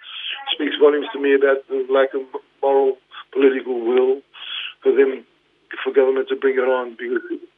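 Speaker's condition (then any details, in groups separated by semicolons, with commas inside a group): Parkinson's; diagnosed 2019, led to retirement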